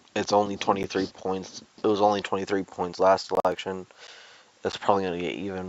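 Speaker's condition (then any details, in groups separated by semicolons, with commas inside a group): No condition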